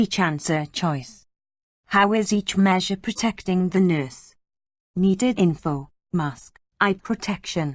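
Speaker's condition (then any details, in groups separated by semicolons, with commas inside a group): No condition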